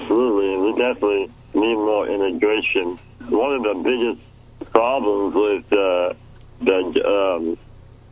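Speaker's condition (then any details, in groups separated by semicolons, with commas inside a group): Muscular dystrophy; childhood onset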